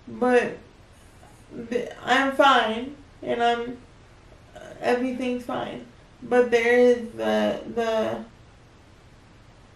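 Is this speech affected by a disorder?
Yes: cerebral palsy.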